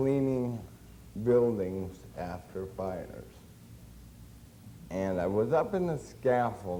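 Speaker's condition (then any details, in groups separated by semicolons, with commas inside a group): Cerebral palsy; since birth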